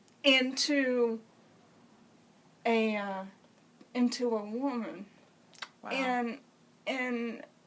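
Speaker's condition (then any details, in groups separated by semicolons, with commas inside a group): Cerebral palsy; congenital, uses wheelchair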